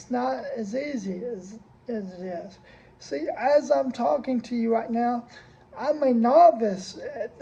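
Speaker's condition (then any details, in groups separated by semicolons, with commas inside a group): Cerebral palsy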